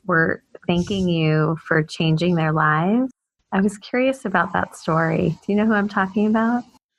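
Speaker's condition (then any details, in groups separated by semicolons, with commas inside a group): No condition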